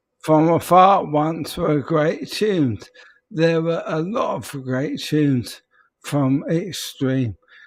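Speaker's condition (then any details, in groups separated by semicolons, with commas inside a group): ALS; peculiar voice, speech very difficult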